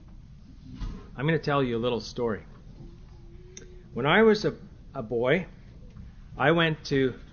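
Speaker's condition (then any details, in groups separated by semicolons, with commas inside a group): No condition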